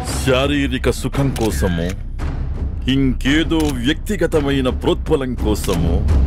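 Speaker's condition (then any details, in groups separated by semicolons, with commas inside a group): No condition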